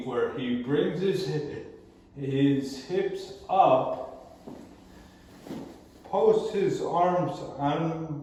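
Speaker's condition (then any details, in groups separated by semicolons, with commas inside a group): Cerebral palsy; movement dexterity issues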